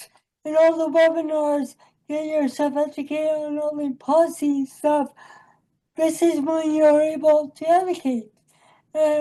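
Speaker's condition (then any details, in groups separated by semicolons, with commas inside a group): Cerebral palsy; from birth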